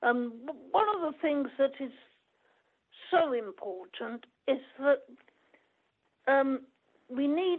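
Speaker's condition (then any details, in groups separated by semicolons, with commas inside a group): Cerebral palsy; permanent wheelchair user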